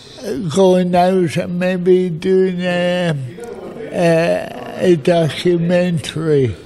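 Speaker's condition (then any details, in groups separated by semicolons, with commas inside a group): Cerebral palsy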